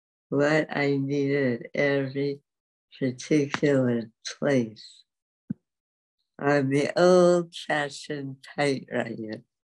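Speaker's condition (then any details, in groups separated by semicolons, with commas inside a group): Dystonia; dystonia from age 20, affects walking and speech, right leg kicked left ankle, no cure; speech loss began after UCLA, mute 40 years, typed needs on typewriter, symptoms when speaking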